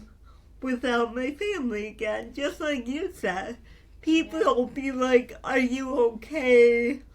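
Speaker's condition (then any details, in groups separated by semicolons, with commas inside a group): Cerebral palsy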